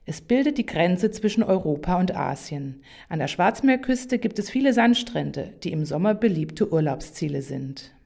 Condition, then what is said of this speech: No condition.